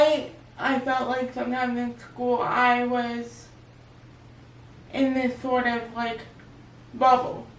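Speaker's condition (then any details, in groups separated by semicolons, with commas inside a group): Cerebral palsy; wheelchair user; physical therapy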